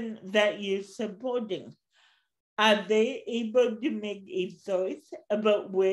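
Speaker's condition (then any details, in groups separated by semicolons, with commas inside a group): Cerebral palsy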